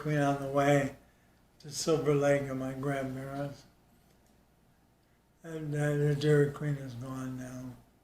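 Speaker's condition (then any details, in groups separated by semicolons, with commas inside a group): ALS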